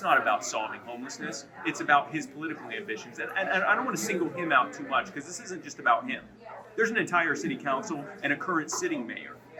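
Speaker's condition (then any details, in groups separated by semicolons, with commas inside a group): No condition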